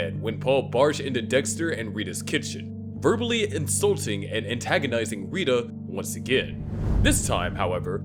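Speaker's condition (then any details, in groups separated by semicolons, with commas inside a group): No condition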